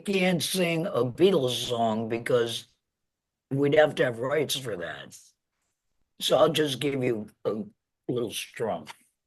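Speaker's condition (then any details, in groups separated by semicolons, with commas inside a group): Laryngectomy; lost natural voice, talking hard, strains voice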